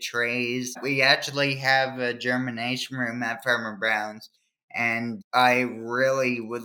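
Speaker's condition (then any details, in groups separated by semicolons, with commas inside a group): Cerebral palsy; from birth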